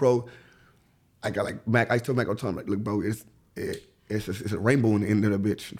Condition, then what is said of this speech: Stuttering. Well, I really stutter. I talk fast.